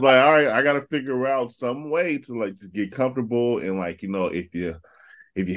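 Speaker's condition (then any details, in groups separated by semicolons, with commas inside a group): No condition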